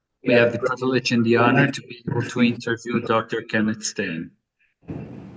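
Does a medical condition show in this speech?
No.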